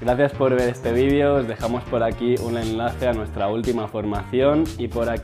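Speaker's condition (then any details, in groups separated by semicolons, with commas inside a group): No condition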